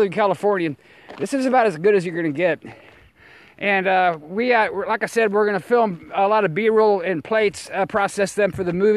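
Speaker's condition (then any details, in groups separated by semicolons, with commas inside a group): No condition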